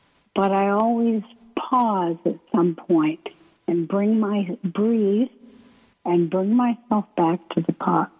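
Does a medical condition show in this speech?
Yes: ALS; first symptoms subtle in right foot, wheelchair user, Beezy board replaced standard transfer board; about two years since diagnosis, three since symptom onset, progressed, muscles can no longer scoot across transfers; breathing muscles affected, hard to speak, may sound weak or hard to understand, paces speech, slowing, pausing.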